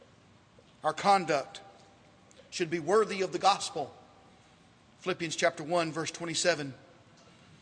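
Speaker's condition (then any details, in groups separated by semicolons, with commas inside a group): No condition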